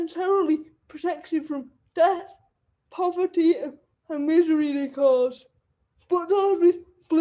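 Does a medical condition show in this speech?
Yes: cerebral palsy; wheelchair user.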